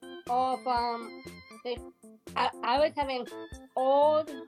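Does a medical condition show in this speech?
Yes: Down syndrome; present from birth.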